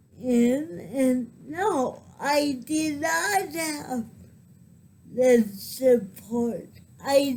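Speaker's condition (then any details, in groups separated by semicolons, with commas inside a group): Cerebral palsy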